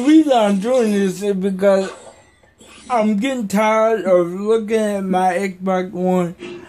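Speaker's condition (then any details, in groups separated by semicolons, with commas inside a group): Cerebral palsy; may be hard to understand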